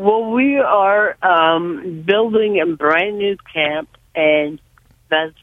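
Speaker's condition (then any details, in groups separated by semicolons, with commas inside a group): Cerebral palsy; severe cerebral palsy from birth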